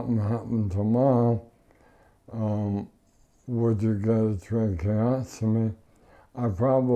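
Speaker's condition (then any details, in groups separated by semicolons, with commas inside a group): ALS; mucus once blocked airway, could not breathe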